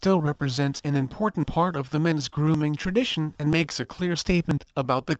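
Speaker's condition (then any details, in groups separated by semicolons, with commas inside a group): No condition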